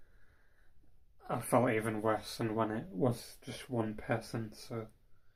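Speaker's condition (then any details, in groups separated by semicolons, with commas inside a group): Cerebral palsy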